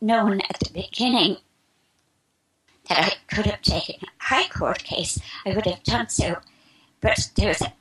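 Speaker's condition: Spasmodic dysphonia; about 3 years since onset

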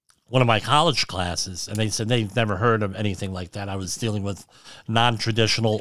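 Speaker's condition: Cleft lip and palate

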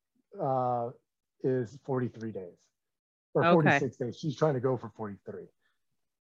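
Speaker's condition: No condition

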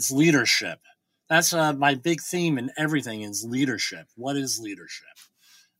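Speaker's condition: Bilateral cleft lip and palate; speech once unintelligible, about nine years of speech therapy, now able to hold conversation

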